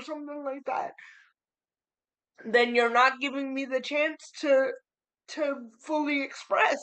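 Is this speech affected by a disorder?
Yes: cerebral palsy; spastic.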